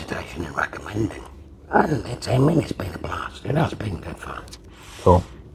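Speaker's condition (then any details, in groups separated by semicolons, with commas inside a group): Laryngectomy; permanent tracheostomy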